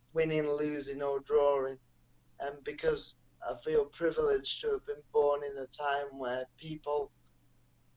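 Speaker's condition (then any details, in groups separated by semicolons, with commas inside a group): Cerebral palsy; non-progressive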